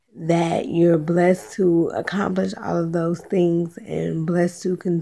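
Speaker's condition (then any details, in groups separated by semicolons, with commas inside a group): Cerebral palsy, spastic; now talking and breathing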